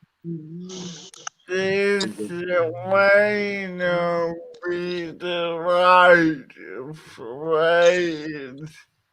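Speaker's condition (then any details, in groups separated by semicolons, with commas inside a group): Cerebral palsy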